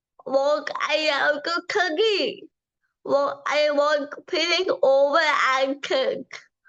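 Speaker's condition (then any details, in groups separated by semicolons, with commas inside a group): Cerebral palsy; from birth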